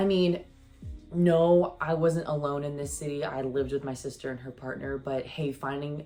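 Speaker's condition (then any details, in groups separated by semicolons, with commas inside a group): No condition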